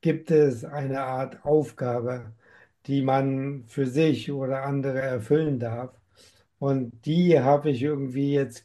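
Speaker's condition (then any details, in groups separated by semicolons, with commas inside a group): Amyotrophic lateral sclerosis; diagnosed at 47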